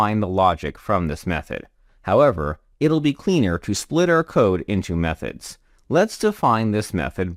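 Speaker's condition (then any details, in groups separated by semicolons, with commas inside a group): No condition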